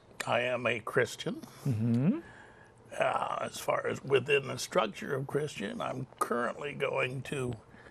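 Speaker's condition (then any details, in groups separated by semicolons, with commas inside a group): Cerebral palsy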